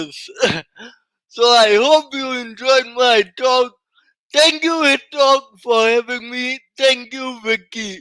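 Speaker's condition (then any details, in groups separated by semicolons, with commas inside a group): Cerebral palsy; from birth, oxygen loss at delivery, mainly physical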